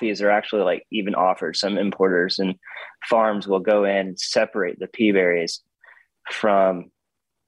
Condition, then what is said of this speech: None; typical speech.